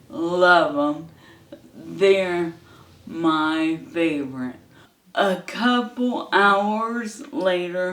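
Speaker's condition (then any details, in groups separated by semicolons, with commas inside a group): ALS; hand onset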